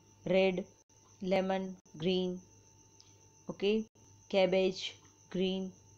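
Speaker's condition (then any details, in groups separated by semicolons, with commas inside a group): No condition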